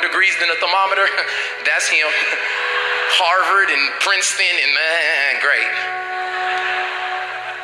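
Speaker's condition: No condition

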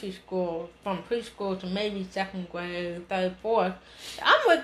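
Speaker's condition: Hearing loss; 80% hearing loss from birth

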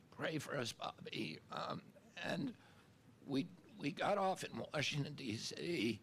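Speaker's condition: Spasmodic dysphonia; voice still impaired but much improved after Japanese surgery

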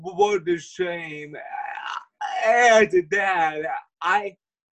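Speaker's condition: Cerebral palsy; wheelchair user; speech impediment

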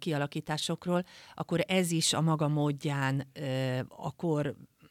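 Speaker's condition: No condition

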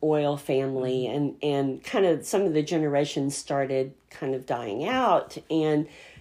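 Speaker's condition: Cleft palate; congenital

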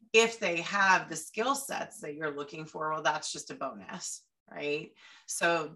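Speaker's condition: No condition

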